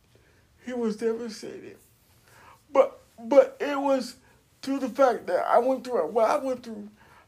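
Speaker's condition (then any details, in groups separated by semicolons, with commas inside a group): Cerebral palsy; uses wheelchair, age 42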